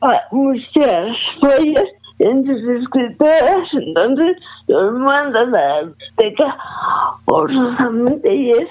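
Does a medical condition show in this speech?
Yes: cerebral palsy; premature, negligent right knee tumor surgery cut tendons, only crawled at 18 months, diagnosed age 18-19; walks slowly, no wheelchair, difficulty moving and handling objects, types on standard computer with fingers; some difficulty speaking, still able to speak.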